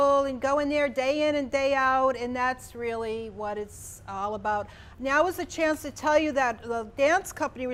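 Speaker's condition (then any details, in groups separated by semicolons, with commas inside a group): No condition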